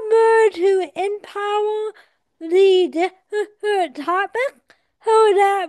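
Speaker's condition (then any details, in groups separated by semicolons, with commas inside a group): Cerebral palsy; adult, 24 years old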